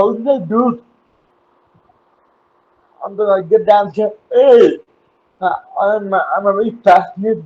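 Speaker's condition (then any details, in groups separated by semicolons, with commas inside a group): Cerebral palsy; uses wheelchair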